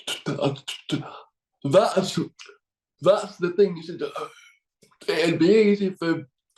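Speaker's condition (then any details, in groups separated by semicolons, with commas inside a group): Cerebral palsy; left side affected, weak left arm, cannot walk, from birth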